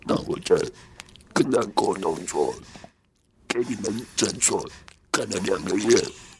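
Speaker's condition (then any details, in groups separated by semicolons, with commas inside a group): Total laryngectomy, esophageal speech; stage four hypopharyngeal cancer at 45, no vocal cords, smoked four packs daily; hoarse under two months before diagnosis, voiceless after surgery, now slow esophageal speech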